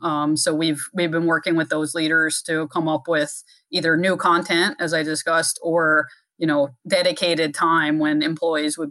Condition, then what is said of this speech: No condition.